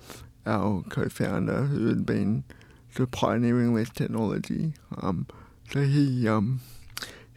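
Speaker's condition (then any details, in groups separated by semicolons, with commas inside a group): Cerebral palsy; born two months premature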